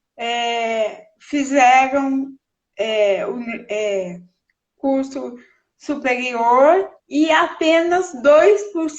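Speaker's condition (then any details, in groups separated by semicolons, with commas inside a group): Cerebral palsy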